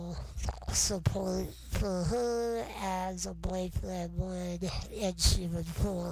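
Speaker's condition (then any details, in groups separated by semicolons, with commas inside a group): Non-progressive muscular dystrophy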